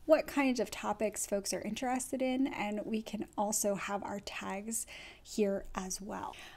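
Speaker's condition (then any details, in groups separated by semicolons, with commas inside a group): No condition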